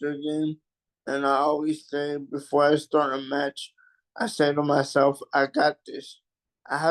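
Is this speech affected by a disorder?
Yes: cerebral palsy; mild.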